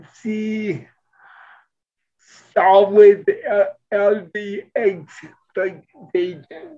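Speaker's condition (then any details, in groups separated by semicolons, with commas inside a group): Cerebral palsy; present from birth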